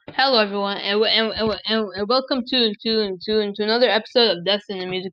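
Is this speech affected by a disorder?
Yes: stuttering; ongoing stutter, hopes to stop it with time; stutters during recording, apologizes for stuttering; here repeated sounds.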